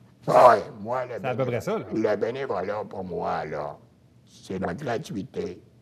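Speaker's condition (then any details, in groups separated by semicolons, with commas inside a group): Throat cancer, voice prosthesis; laryngectomy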